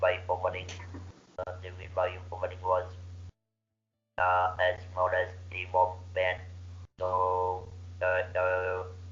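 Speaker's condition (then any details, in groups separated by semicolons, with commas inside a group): Laryngeal cancer surgery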